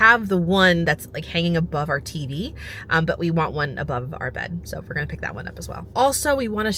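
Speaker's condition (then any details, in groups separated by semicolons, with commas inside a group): No condition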